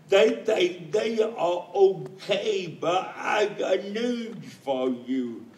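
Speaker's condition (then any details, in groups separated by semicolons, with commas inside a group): Cerebral palsy; speech still sounds atypical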